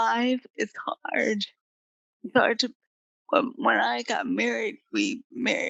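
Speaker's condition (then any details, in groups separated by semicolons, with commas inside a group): Multiple sclerosis; wheelchair, fully dependent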